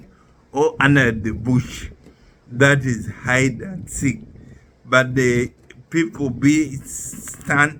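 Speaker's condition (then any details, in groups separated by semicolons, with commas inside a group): Neurological disease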